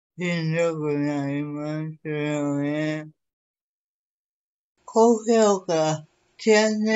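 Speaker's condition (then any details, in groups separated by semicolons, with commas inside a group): Cerebral palsy; physical disability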